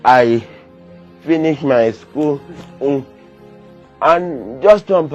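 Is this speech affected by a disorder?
Yes: cerebral palsy.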